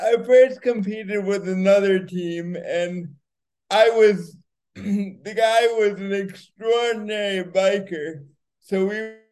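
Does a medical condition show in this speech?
Yes: cerebral palsy; wheelchair user, races with my team triumph.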